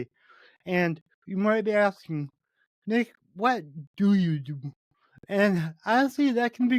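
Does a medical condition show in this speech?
Yes: cerebral palsy; speech improving.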